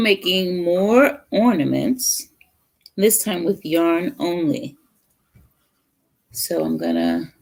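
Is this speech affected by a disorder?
No.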